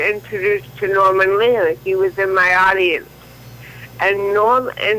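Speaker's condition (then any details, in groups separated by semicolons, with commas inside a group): Cerebral palsy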